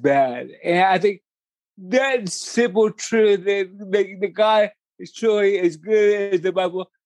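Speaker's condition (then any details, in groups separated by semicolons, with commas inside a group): Cerebral palsy; talks slower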